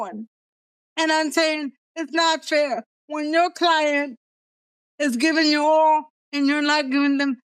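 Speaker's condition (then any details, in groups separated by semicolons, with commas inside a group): Cerebral palsy; present from birth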